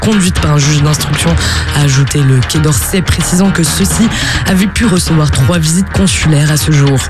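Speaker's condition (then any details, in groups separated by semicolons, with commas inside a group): No condition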